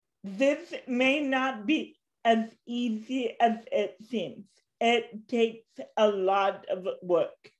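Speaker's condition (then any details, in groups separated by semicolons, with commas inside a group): Cerebral palsy; since birth, walks with walker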